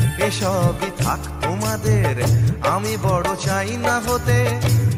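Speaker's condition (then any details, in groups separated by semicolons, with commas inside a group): No condition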